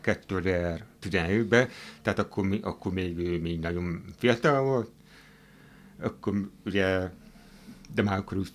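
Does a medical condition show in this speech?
Yes: hearing impairment; hard of hearing, uses hearing aid.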